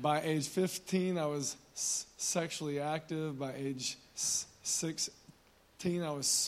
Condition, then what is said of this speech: Stuttering. Just FYI, I have a stutter, so if I get a little blocked up, just bear with me.